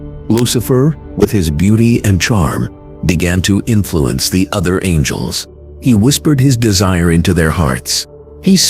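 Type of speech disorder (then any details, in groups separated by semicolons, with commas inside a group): None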